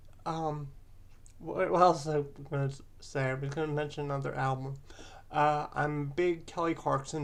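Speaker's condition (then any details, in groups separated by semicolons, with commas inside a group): Cerebral palsy; present from birth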